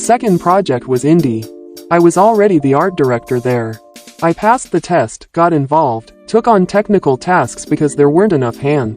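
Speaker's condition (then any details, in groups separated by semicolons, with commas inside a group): No condition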